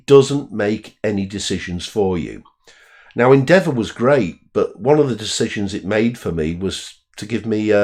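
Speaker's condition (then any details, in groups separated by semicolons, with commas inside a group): No condition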